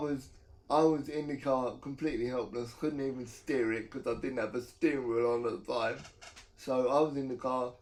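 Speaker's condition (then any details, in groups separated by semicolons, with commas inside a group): Cerebral palsy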